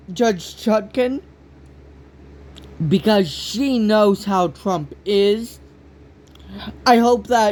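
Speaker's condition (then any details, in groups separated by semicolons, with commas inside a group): Cerebral palsy; from birth, walks with walker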